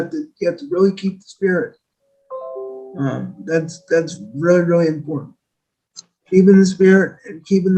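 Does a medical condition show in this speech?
Yes: quadriplegic cerebral palsy.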